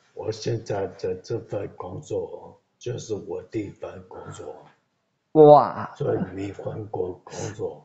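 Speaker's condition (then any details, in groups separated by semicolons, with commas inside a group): Cerebellar atrophy; sudden onset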